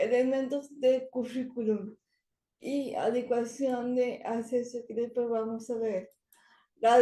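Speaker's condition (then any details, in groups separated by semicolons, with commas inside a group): Cerebral palsy; speech not very good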